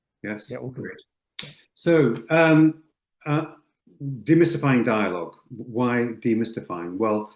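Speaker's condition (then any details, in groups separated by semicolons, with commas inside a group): No condition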